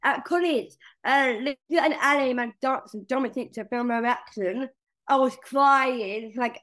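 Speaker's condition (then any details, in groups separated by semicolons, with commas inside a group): Down syndrome; present from birth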